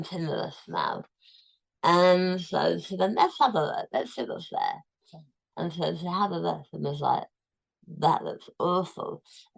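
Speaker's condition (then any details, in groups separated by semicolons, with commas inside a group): Tongue cancer, tongue removed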